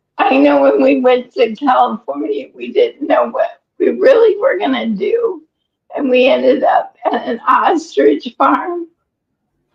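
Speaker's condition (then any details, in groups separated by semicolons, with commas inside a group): ALS; breathless after exertion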